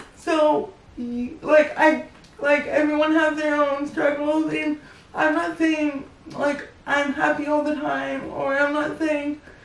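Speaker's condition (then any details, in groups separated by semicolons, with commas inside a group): Cerebral palsy; able to talk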